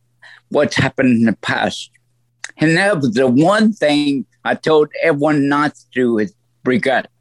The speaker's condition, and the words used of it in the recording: Stroke. So I'm sorry about my voice, but this is what I was left with.